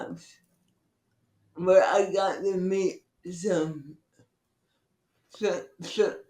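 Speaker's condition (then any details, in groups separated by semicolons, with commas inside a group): Cerebral palsy; from birth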